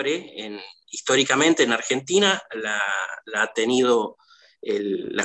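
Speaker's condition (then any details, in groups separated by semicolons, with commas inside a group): No condition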